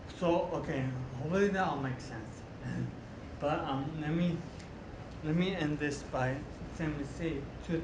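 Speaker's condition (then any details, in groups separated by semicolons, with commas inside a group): Traumatic brain injury; walking now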